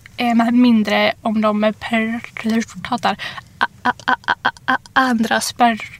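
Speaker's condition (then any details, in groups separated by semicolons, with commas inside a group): Stuttering; long-standing stutter; cannot control stutter at all, nervousness sometimes worsens it, unpredictable, random, differs from other guest's stutter; repeated sounds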